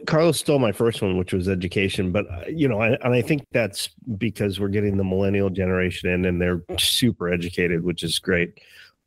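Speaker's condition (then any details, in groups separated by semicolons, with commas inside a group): No condition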